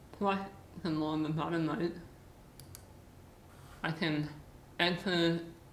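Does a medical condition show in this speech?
Yes: muscular dystrophy.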